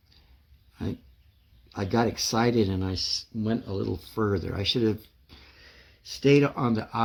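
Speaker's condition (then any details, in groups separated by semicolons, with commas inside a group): No condition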